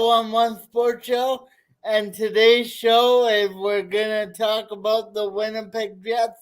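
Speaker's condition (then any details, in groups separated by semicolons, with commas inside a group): Cerebral palsy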